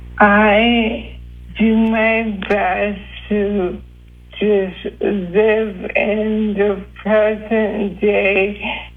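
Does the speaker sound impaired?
Yes: ALS; progressive neurodegenerative disease, onset left foot dragging, tripping, clumsy falls, diagnosed about nine months after onset; fully dependent on family for care, daughter Emily as caregiver.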